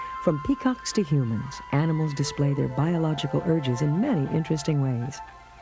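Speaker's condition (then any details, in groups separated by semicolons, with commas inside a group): No condition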